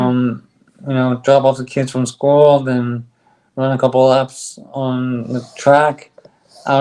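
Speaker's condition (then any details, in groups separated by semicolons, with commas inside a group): ALS; on drug, stronger bite, speaks better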